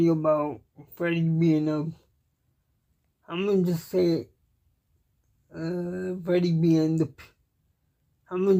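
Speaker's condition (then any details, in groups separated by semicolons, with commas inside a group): Cerebral palsy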